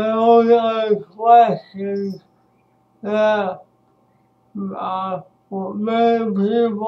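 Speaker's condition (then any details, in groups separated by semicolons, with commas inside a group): Speech impairment after birth surgery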